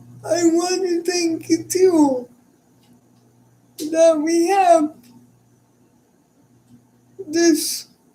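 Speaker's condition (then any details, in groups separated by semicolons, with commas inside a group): Cerebral palsy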